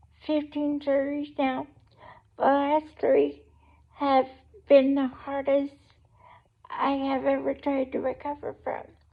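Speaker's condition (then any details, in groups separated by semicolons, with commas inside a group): Cerebral palsy; able to talk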